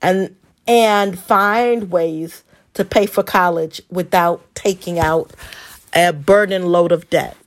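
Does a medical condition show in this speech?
Yes: stutter; stutters while hosting podcast, not seen as a problem; here repeated words, blocks.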